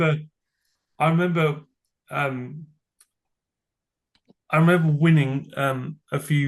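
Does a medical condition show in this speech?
Yes: cerebral palsy; from birth.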